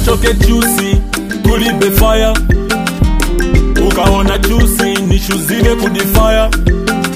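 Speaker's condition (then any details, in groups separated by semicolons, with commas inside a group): No condition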